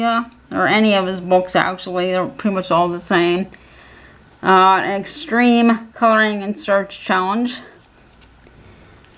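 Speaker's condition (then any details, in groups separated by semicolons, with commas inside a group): Cerebral palsy; physical handicap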